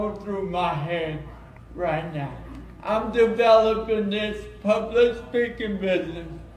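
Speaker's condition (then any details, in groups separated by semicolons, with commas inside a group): Cerebral palsy; since birth, brain damage at birth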